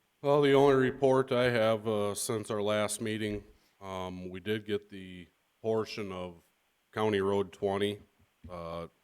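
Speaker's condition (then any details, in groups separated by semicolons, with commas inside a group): No condition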